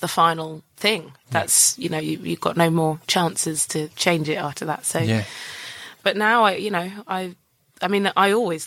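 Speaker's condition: No condition

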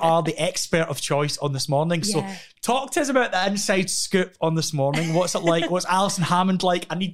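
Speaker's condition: No condition

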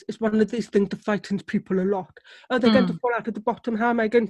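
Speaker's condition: Deafness; relies on lip reading

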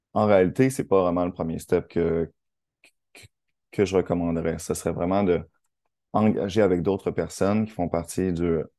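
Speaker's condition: Stuttering; lives with stuttering; blocks somewhat when speaking, attributed to capricious vocal cords; repeated words, blocks

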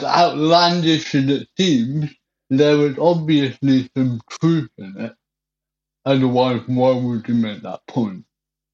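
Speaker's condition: Cerebral palsy; wheelchair

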